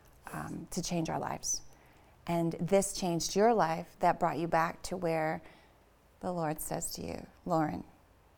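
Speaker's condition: No condition

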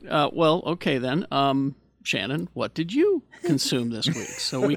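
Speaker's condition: No condition

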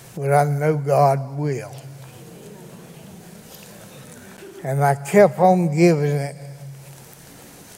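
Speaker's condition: Cerebral palsy; present from birth, attended school for handicapped children; can no longer walk, disability after 30-some working years, Greensboro doctor said nothing can be done; still able to speak, gives spoken testimony in church

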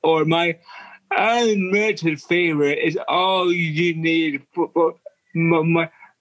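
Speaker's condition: Cerebral palsy; wheelchair user

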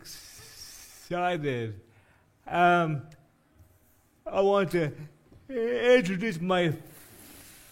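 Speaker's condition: Cerebral palsy; congenital, uses wheelchair

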